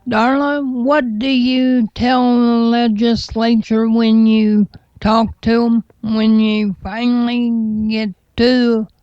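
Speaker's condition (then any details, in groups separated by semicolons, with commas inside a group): Cerebral palsy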